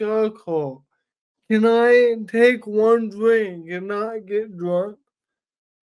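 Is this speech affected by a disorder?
Yes: cerebral palsy.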